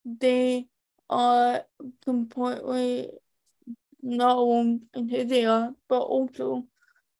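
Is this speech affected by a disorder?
Yes: profound hearing loss, cochlear implant user; both ears, from infancy, confirmed at nine months, comorbid with cerebral palsy, maternal CMV; cochlear implants both sides, first at two, bilateral by five, hearing aids otherwise.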